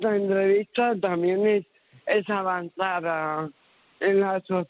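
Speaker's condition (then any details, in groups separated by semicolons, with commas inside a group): Cerebral palsy; no intellectual disability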